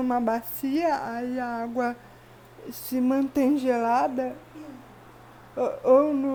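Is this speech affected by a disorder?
Yes: cerebral palsy.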